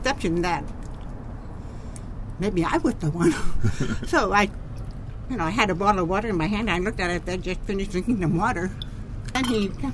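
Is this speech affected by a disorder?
Yes: deafness; genetic hereditary nerve deafness, born hearing or hard of hearing, profoundly deaf by age five; deaf-sounding voice, mistaken for drunk slurring, sometimes taken as German accent, speech learned while hearing.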